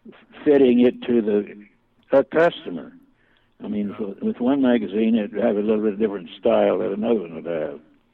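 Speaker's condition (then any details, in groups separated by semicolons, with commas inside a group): Parkinson's; slowly progressive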